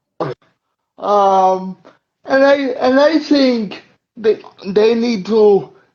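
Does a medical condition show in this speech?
Yes: cerebral palsy; uses wheelchair.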